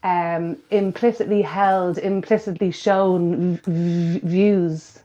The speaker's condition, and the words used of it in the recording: Stuttering. Someone says to me as they have have many many times when I'm in, introducing myself, say, and and and I and I stammer on my n- name.